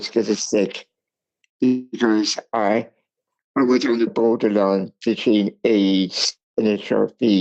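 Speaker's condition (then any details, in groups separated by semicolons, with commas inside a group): Cerebral palsy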